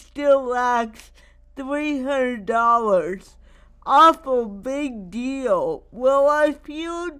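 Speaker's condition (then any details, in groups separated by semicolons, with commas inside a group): Cerebral palsy; wears down with age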